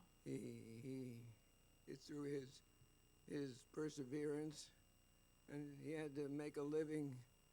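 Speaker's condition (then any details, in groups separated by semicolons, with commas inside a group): Parkinson's disease; attends exercise program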